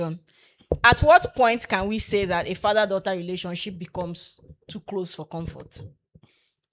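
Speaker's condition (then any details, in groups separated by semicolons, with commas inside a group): No condition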